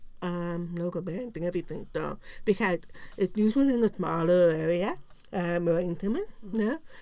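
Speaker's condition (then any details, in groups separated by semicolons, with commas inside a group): Profound deafness; profound deafness left ear, total deafness right ear, diagnosed age 3, hearing aid, no cochlear implant; learned to speak and lip-read in early oral pre-preschool program, encouraged to speak, mainstreamed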